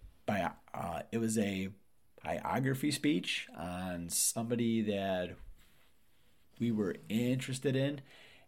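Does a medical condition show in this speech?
Yes: stutter; stutter since birth, brain-to-mouth speech timing, incurable, noticed age 5, therapy age 5 through high school; ongoing stutter, fluency varies day to day, some bad days; still difficulty with hard l sounds, sometimes fluent, sometimes struggles to speak; here blocks.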